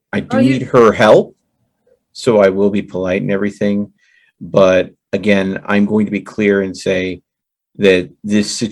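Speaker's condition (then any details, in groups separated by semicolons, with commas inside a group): No condition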